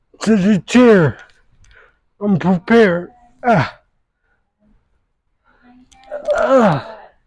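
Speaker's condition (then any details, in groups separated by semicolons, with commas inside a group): Traumatic brain injury; voice affected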